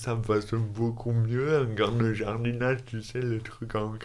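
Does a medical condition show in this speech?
Yes: dystonia; neurological, affects fine motor skills and speech, speech therapy until age 18, judo since age 3 to compensate; elocution difficulties.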